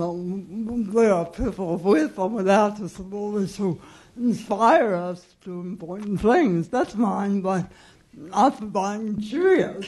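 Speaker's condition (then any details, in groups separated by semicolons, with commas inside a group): Cerebral palsy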